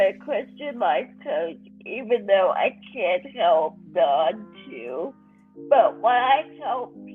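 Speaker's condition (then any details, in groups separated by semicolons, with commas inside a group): Cerebral palsy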